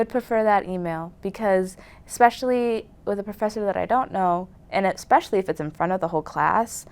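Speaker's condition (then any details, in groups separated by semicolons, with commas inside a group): No condition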